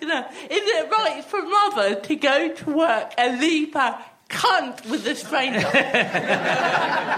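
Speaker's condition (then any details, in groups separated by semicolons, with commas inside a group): Athetoid cerebral palsy; with myotonia and ataxia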